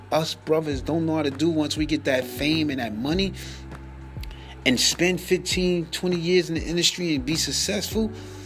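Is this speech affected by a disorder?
No.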